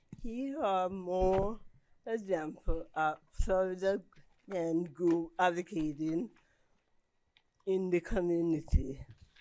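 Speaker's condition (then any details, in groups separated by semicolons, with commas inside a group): Cerebral palsy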